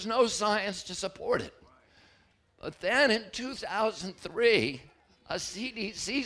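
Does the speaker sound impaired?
Yes: spasmodic dystonia; onset at age 42, speaker attributes to yearly flu vaccine; voice trembles, formerly very strong voice, apologizes to audience for voice.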